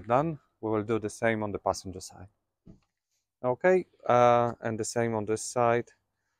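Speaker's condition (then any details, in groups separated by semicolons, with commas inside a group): No condition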